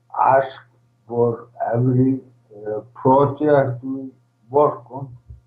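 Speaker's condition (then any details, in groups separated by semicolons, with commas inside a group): ALS, primary lateral sclerosis, PLS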